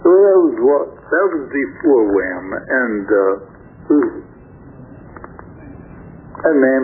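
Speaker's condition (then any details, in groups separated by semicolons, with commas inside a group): Stroke affecting throat muscles; listener says speech sounds fine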